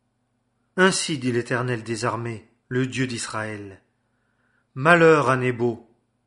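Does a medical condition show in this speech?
No.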